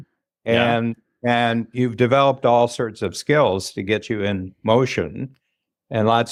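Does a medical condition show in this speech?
No.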